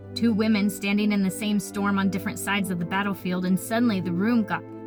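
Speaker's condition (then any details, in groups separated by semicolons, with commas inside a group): No condition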